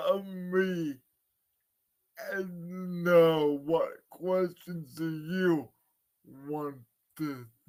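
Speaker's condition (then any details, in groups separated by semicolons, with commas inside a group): Cerebral palsy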